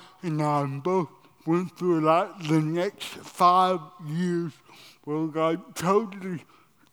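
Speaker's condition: Cerebral palsy

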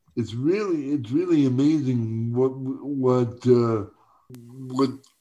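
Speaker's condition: Cerebral palsy; uses wheelchair for mobility

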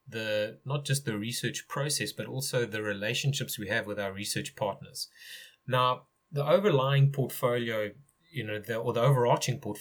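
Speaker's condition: No condition

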